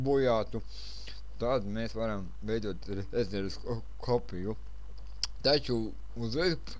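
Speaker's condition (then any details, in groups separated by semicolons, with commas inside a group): Cerebral palsy; since birth; speech not very clear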